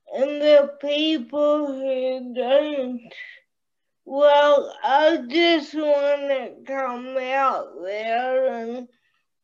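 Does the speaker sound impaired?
Yes: cerebral palsy.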